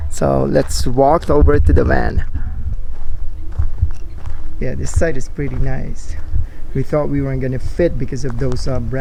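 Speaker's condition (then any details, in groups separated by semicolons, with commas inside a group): No condition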